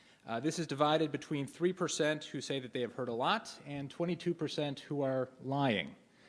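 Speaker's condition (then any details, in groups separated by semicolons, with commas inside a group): No condition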